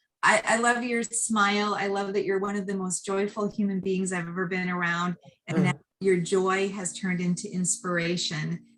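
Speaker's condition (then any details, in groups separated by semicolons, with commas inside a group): No condition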